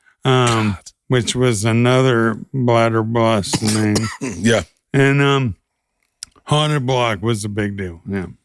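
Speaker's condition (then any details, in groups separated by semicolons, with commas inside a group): ALS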